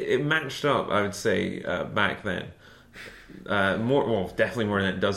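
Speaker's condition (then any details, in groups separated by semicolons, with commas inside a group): No condition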